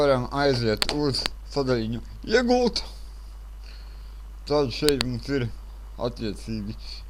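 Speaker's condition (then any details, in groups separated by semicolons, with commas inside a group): Cerebral palsy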